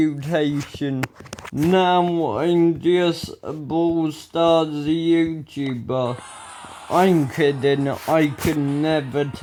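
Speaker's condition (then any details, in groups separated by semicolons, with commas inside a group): Ataxia; speech recently worse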